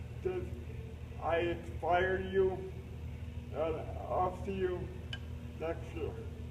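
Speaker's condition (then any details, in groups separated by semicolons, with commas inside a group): Cerebral palsy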